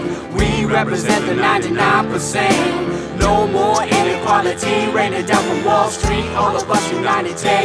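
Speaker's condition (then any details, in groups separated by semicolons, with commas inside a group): No condition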